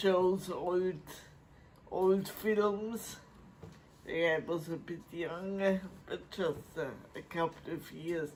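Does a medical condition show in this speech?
Yes: multiple sclerosis; worsening over 17 years; voice much deeper and slower.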